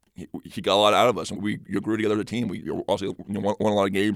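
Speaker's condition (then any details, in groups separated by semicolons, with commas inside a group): Stutter; has seen speech therapists, helped a little, uses detailed preparation to reduce stuttering; repeated sounds, repeated words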